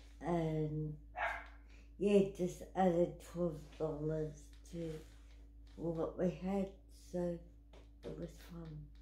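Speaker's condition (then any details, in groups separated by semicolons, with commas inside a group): Cerebral palsy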